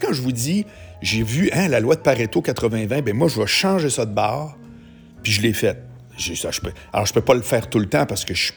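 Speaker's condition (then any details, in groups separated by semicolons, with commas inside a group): No condition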